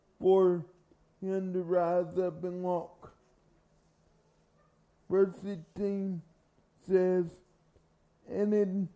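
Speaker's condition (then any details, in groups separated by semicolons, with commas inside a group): Cerebral palsy; carried everywhere by parents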